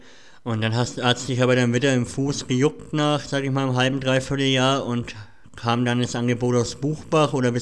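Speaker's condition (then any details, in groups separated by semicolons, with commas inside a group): Cleft palate; voice may audibly show the cleft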